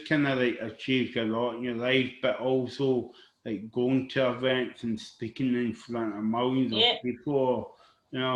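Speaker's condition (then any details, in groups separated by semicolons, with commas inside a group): Cerebral palsy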